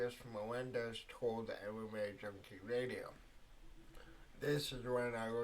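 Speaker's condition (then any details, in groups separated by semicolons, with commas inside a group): Cerebral palsy; speech affected by cerebral palsy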